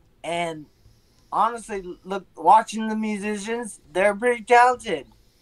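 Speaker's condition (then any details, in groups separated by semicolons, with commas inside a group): Severe traumatic brain injury; severe, traumatic cause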